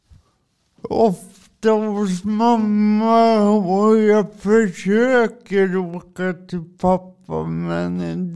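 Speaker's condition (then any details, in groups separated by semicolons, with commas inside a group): Cerebral palsy; drives adapted car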